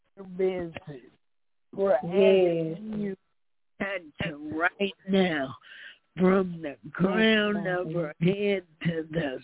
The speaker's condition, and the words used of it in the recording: Stroke. Pray that long because my voice has not been totally restored.